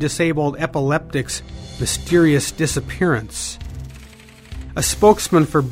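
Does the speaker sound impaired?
No.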